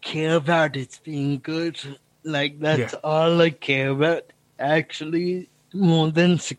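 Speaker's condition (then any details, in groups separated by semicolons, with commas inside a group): Cerebral palsy; speaking time predictable on stage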